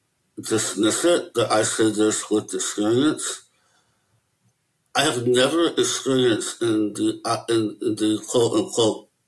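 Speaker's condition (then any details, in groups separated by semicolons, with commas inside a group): Möbius syndrome; lifelong rare disability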